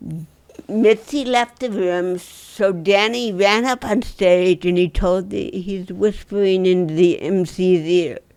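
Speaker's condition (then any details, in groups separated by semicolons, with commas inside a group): Cerebral palsy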